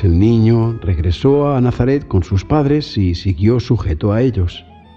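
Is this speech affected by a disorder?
No.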